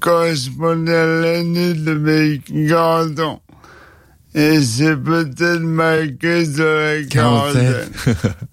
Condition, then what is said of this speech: ALS (motor neuron disease). Mais le problème, c'est que le rhume m'empêche encore plus de parler.